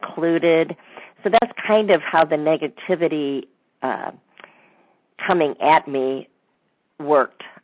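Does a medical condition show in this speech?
Yes: cleft lip and palate; congenital, not fully corrected by plastic surgery in early childhood, visible mouth and nose difference.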